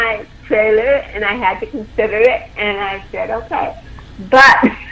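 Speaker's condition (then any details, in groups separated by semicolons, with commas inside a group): Cerebral palsy; involuntary movements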